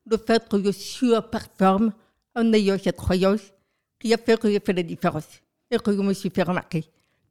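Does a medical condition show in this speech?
Yes: profound deafness from birth.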